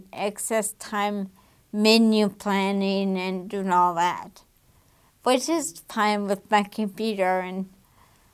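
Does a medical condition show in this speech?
Yes: damaged diaphragm.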